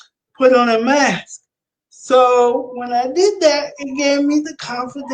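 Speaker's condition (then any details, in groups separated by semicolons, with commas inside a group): Cerebral palsy; spastic quadriplegic, all four limbs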